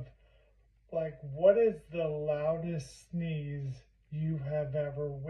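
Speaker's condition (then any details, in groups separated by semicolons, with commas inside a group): Primary lateral sclerosis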